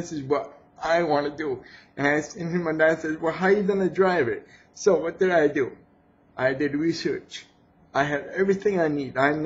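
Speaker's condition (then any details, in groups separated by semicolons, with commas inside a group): Cerebral palsy; has had surgery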